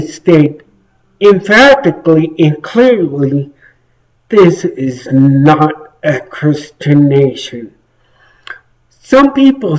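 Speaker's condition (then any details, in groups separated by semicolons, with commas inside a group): Traumatic brain injury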